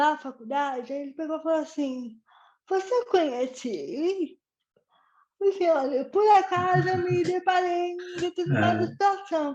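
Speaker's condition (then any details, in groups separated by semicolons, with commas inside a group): Cerebral palsy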